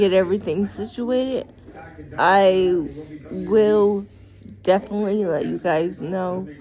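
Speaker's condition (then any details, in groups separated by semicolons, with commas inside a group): Cerebral palsy; sounds out of breath after therapy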